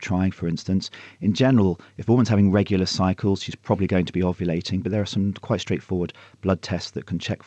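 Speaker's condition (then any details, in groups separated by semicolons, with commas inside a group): No condition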